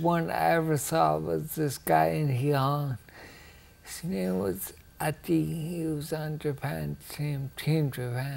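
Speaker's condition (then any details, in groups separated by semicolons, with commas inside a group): Ataxia; rare, progressive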